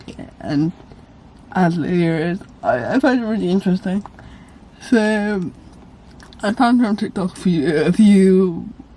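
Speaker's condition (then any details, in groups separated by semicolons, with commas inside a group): Cerebral palsy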